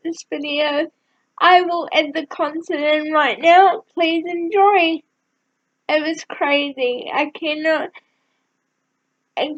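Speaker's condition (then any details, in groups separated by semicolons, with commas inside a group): Cerebral palsy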